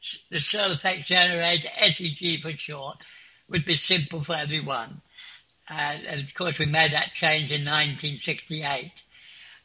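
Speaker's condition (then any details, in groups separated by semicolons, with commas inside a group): Clinically deaf; clinically deaf since school age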